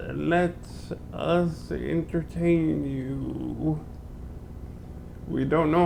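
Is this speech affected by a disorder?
Yes: cerebral palsy; limbs affected.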